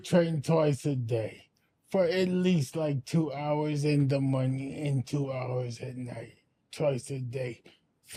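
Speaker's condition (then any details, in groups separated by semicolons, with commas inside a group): Anoxic brain injury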